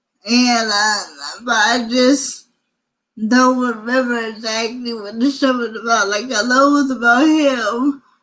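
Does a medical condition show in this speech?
Yes: cerebral palsy.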